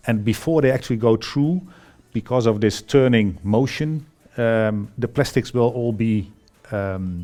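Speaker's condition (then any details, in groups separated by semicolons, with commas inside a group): No condition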